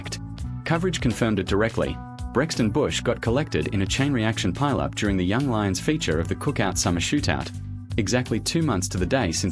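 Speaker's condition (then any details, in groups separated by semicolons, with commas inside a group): No condition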